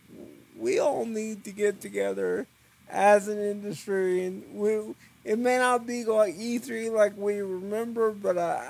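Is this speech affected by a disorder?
Yes: cerebral palsy; eyes wander, trouble focusing eyes, difficulty focusing in VR, wears eyewear partly because of wandering eyes.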